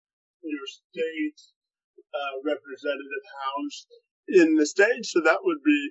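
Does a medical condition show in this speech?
Yes: cerebral palsy; spastic quadriplegic, from birth, legs affected, cannot walk normally, affects muscle memory, movement and dexterity.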